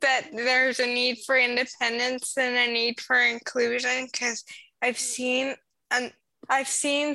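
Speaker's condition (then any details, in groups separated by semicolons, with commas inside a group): Cerebral palsy; congenital spastic cerebral palsy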